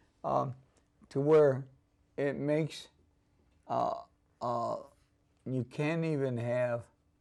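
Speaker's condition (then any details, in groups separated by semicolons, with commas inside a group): ALS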